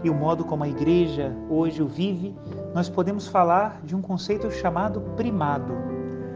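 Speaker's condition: No condition

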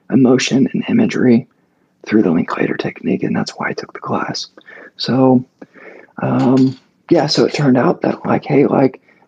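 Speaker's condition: Mixed spasmodic dysphonia, mixed (abductor and adductor); limited benefit

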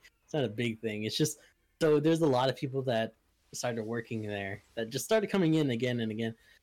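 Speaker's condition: No condition

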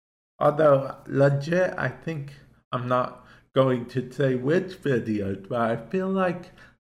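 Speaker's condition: Cerebral palsy; affects speech to an extent

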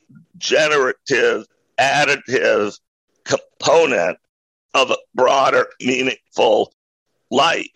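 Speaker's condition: Neurological voice disorder; described as trauma-based wound to voice

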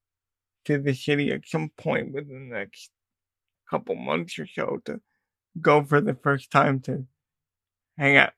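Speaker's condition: Cerebral palsy; diagnosed age 2, early at-home occupational and physical therapy, disability school ages 3 to 6; vocal ability might be a little different

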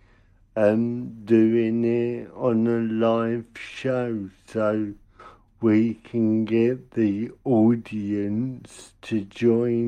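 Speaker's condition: Cerebral palsy; congenital

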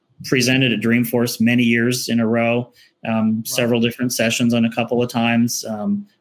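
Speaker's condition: No condition

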